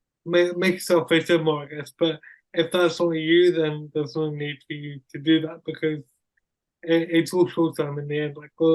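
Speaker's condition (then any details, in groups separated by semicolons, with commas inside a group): Cerebral palsy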